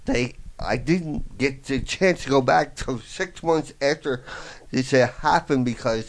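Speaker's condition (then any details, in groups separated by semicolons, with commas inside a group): Voice box damage, traumatic brain injury; listeners misjudge as mentally impaired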